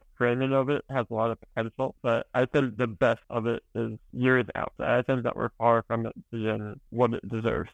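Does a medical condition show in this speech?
Yes: spinal muscular atrophy.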